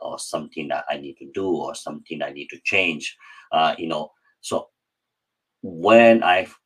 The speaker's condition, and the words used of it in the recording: Cleft palate. Every single word I speak right now, I said it a million times before I speak it.